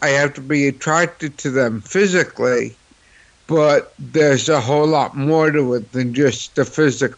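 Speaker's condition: Cerebral palsy; no typical CP voice

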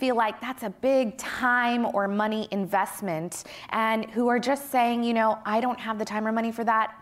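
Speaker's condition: No condition

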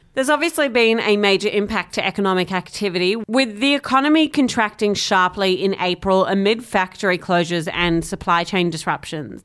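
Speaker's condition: No condition

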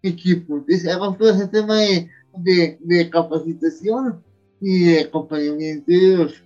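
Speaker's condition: Cerebral palsy; age 37

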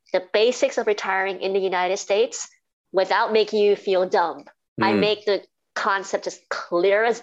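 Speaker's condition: Cleft palate and cleft lip; congenital, speech therapy as a teenager

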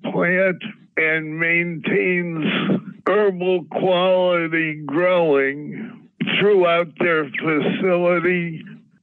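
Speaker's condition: Parkinson's disease; medical cannabis for Parkinson's symptoms

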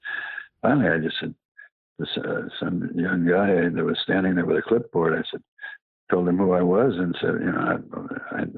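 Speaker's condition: Parkinson's disease

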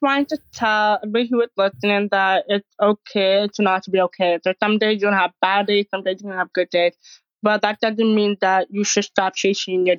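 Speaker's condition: Severe hearing loss; worsening with age, audiologist recommended cochlear implant

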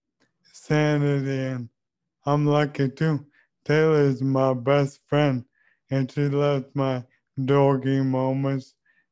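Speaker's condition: ALS; 2 years since diagnosis

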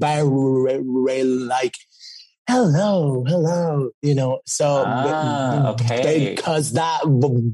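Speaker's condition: Stutter; fluent when singing; stutter goes away when singing; repeated words, prolonged sounds

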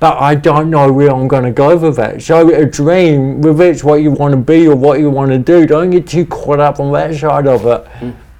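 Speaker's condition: Cerebral palsy; wheelchairs

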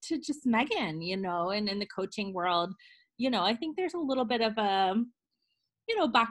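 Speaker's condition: No condition

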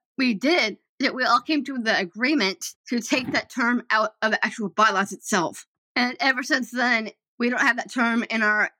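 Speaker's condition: Down syndrome; developmental disability

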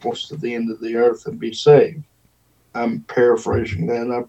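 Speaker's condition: Cerebral palsy; wheelchair user

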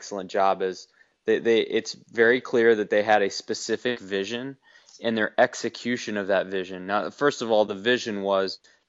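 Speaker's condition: No condition

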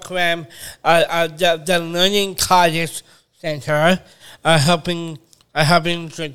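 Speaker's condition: Down syndrome

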